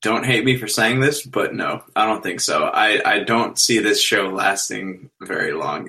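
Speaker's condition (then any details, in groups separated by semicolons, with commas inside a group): No condition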